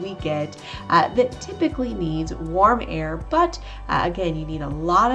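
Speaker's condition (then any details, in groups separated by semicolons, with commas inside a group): No condition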